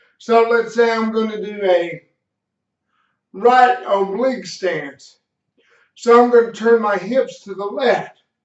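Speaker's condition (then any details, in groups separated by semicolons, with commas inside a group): Cerebral palsy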